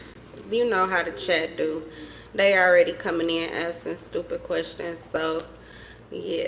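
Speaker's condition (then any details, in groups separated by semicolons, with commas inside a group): No condition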